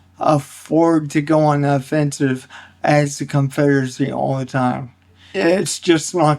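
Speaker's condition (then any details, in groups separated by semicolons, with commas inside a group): Cerebral palsy; only one hand usable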